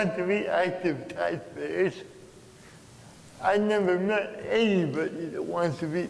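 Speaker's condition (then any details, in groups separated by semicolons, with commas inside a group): Cerebral palsy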